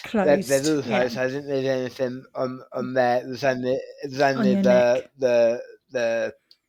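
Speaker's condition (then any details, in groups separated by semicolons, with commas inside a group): Tongue cancer surgery; right-side tongue surgery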